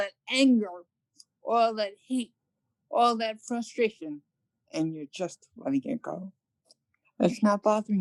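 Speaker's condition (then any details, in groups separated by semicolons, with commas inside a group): Cerebral palsy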